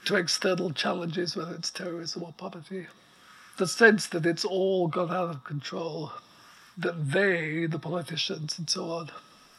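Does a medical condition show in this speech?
Yes: ALS; progressive neuromuscular illness, paralyzed from neck down, effectively quadriplegic; voice still working perfectly well, breathing apparatus audible in background.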